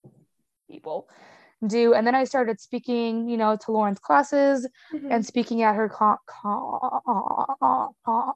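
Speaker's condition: Stutter; past speech therapy, used fluency strategies, phone listener once thought the line was cutting out; stutters openly all the time, uses strategies less than before; stutters through words, speech improves with drinking; repeated sounds, prolonged sounds

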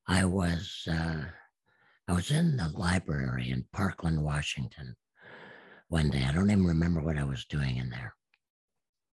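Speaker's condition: Absent vocal cords; confirmed on repeated exams

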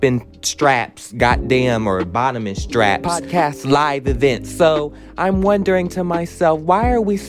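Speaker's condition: No condition

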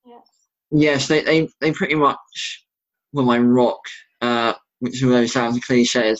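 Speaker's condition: Bilateral cleft lip and palate; congenital, severe

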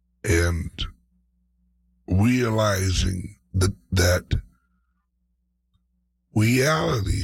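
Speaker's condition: Speech impediment, mild; slight speech impediment

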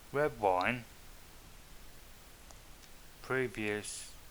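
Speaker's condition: Multiple sclerosis; no medication for first 10 years, relatively stable then, hospitalised about 2 years ago; may be starting to slur words, slowed reading pace

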